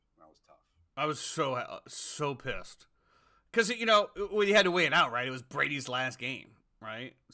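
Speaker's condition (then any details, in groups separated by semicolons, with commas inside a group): No condition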